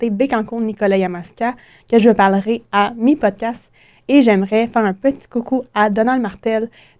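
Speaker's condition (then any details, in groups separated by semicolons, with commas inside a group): No condition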